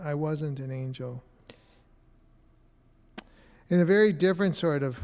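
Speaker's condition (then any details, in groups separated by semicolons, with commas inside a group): No condition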